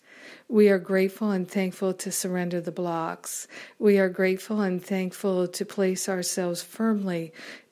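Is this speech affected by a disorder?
No.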